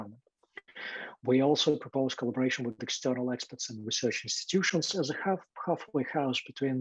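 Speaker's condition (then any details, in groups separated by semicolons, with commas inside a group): No condition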